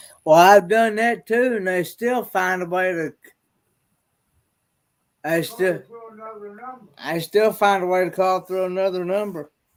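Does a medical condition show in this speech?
Yes: cerebral palsy.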